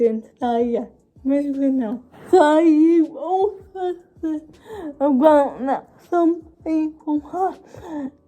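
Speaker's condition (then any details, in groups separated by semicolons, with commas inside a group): Cerebral palsy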